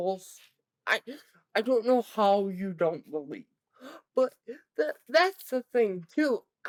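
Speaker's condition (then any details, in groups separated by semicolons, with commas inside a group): Cerebral palsy, severe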